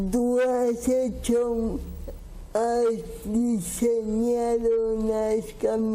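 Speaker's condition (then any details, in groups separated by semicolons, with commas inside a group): Cerebral palsy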